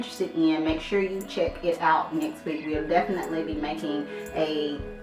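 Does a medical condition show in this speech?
No.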